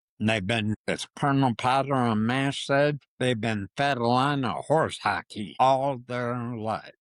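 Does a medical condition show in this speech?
Yes: Parkinson's disease.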